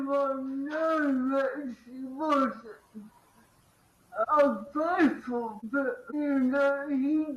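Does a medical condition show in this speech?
Yes: cerebral palsy.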